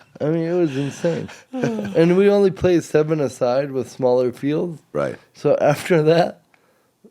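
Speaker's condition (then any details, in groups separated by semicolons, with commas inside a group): Cerebral palsy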